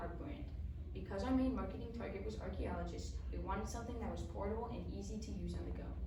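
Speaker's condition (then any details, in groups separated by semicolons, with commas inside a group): No condition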